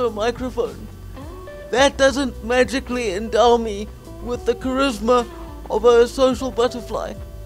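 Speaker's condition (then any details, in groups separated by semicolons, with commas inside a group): Quadriplegic cerebral palsy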